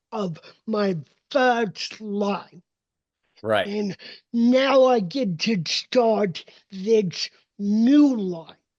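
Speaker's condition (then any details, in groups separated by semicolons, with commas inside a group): Cerebral palsy; uses walker and wheelchair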